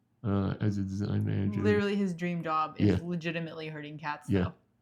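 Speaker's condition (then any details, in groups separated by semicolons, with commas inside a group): No condition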